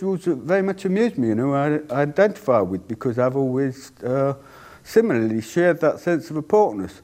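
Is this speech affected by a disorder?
Yes: deafness; cannot hear own voice.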